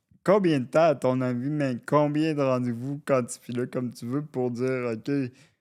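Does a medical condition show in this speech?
Yes: cerebral palsy.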